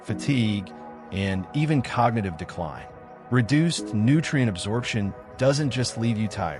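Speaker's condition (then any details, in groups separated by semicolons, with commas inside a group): No condition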